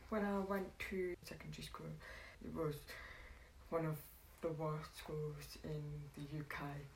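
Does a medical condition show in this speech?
Yes: deafness.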